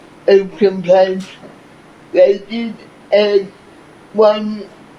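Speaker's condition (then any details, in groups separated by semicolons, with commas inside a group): Cerebral palsy; from birth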